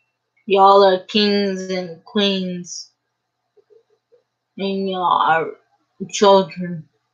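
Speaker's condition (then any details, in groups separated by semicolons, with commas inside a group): Cerebral palsy; uses a wheelchair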